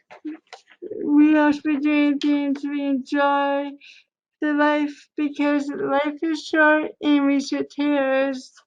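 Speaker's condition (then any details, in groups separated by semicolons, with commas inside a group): Cerebral palsy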